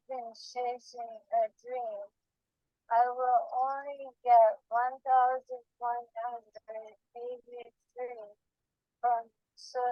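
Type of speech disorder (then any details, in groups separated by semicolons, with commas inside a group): Bulbar dysarthria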